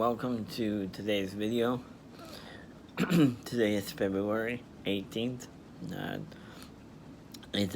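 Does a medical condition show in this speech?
Yes: spastic diplegia cerebral palsy.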